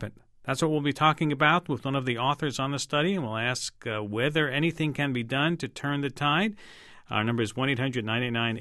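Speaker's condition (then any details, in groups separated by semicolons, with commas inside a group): No condition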